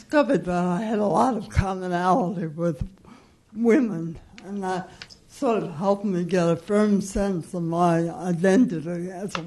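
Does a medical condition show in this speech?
Yes: cerebral palsy.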